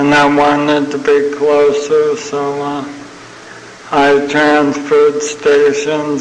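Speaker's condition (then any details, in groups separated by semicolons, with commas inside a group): ALS (Lou Gehrig's disease); no medication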